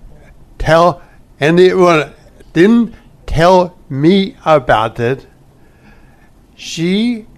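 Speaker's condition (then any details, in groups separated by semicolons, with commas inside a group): Stroke; speech affected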